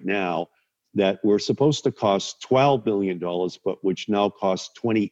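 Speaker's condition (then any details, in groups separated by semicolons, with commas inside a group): No condition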